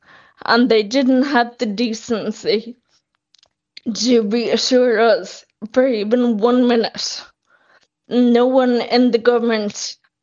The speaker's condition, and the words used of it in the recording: Ataxia. But for me it's major. I'm losing my speech, I'm losing my swallow, I'm losing my mobility.